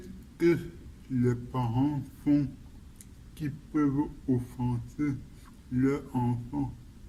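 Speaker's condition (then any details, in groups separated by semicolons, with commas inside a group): Cerebral palsy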